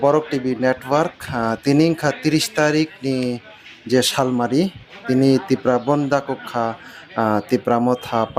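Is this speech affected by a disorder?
No.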